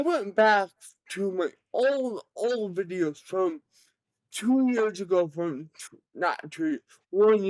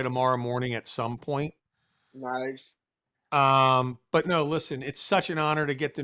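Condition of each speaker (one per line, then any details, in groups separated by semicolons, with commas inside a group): Cerebral palsy; present from birth, severe; about 22 years since birth
No condition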